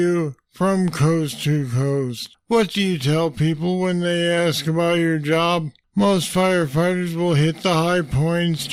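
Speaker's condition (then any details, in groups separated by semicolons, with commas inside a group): Parkinson's disease; deep brain stimulators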